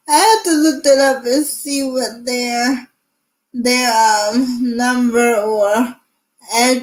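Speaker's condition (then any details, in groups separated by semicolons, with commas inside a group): Cerebral palsy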